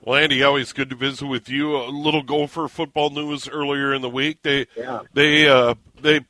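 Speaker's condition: No condition

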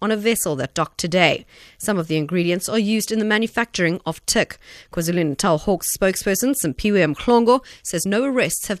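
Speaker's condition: No condition

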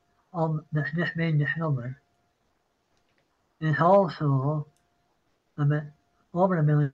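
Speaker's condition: Parkinson's; apologizes mid-sentence

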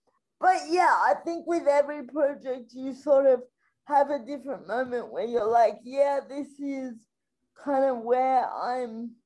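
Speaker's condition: Spastic quadriplegic cerebral palsy; affects all of daily life, requires support with every aspect of daily life

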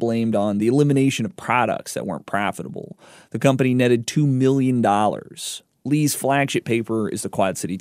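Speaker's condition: No condition

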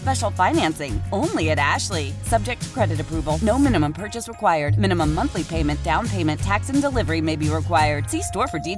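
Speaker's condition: No condition

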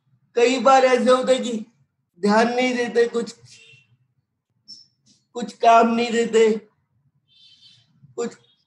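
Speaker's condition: Cerebral palsy; cerebral palsy since birth, wheelchair user, cannot walk; age 43; halting speech, repeats words, mixes Hindi and English

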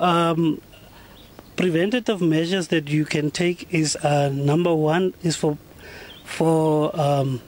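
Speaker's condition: No condition

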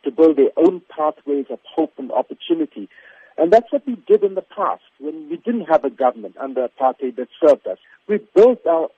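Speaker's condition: No condition

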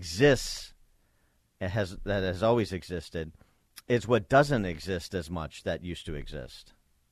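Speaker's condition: No condition

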